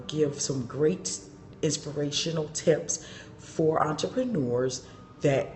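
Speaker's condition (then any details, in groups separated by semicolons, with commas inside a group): No condition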